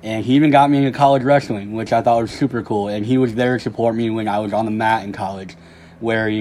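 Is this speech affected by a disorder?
Yes: cleft lip and palate; no front teeth at birth.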